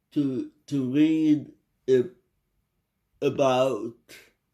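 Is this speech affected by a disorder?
Yes: cerebral palsy.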